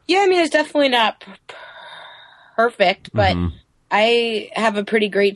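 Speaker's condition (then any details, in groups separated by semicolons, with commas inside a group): Stuttering; variable stuttering, formerly preoccupied with which words would be easier to say, helped by stuttering community; repetitions, relaxed stuttering without struggle, fluent when unable to hear own voice; repeated sounds, blocks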